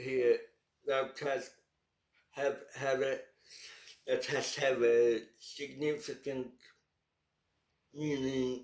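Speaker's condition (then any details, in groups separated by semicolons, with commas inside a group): Cerebral palsy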